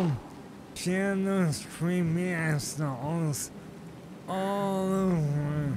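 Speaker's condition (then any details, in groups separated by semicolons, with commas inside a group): ALS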